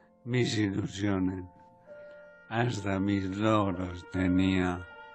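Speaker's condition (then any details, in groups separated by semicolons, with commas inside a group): ALS; late stage, near death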